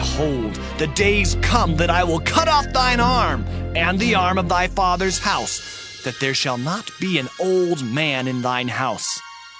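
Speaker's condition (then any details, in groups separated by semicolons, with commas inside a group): No condition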